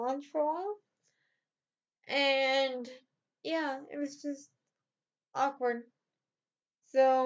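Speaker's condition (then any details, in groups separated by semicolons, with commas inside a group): Cerebral palsy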